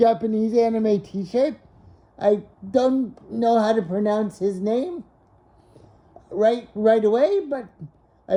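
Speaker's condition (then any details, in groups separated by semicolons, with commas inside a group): Cerebral palsy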